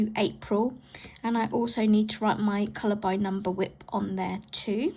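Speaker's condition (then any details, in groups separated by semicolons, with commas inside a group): No condition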